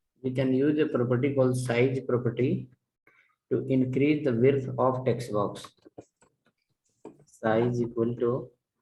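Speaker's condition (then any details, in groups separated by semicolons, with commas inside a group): No condition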